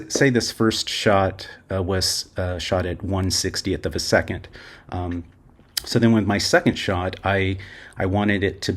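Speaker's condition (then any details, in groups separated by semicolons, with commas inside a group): No condition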